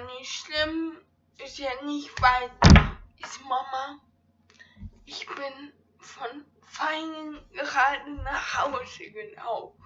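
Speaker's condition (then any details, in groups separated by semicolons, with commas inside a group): Ataxia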